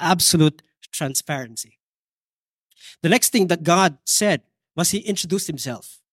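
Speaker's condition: No condition

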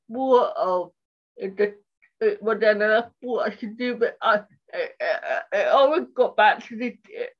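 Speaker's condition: Cerebral palsy; accident injuries four years ago, painful leg, struggles walking, on medication, no longer breathless

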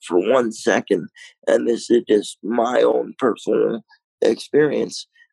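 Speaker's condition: Cerebral palsy, mild

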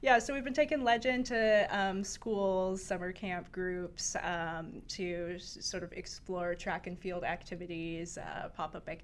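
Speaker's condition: No condition

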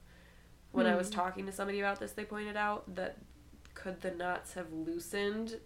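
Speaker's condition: No condition

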